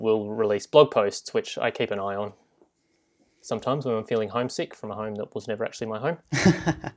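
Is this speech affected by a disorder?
No.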